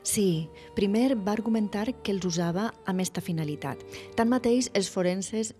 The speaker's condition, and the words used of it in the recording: None; typical speech.